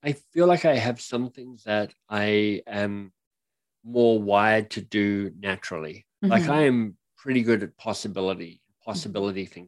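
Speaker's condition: Cleft lip and palate; speech impediment

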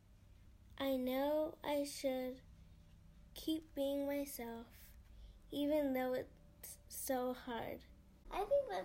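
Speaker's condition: Cerebral palsy; handwriting not very neat

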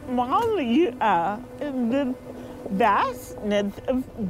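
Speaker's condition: Cerebral palsy; diagnosed before age 2, mainly lower limbs, balance, coordination, motor dexterity, speed affected, muscles don't relax; age 45, up and down since early thirties, worsening with age, relies on walker for five years

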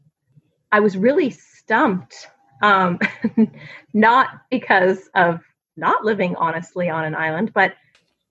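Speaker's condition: No condition

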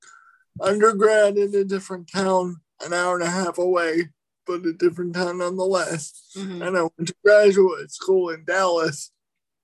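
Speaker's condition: Cerebral palsy

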